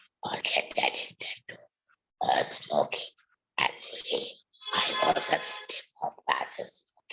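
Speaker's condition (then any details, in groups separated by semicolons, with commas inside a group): Laryngectomy for vocal cord cancer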